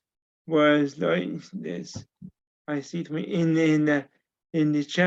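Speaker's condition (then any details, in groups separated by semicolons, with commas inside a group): Cerebral palsy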